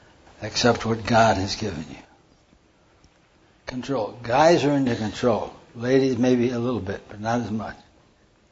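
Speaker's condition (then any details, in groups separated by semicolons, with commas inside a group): Parkinson's; hand tremor during talk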